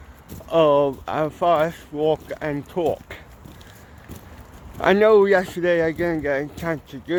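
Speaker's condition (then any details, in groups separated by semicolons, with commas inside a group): Cerebral palsy; mild, ataxic type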